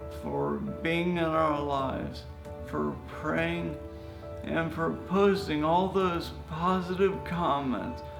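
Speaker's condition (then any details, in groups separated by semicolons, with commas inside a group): ALS; recently diagnosed, about 50 years old; throat and facial muscles affected, slurred speech, needs interpreter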